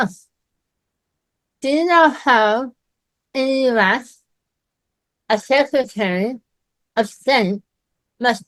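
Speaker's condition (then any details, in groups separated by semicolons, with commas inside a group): Myasthenia gravis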